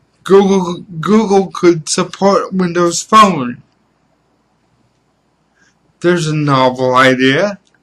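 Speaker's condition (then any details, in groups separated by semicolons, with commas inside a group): Cerebral palsy; stable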